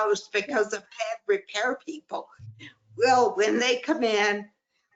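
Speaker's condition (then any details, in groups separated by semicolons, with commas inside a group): Ataxia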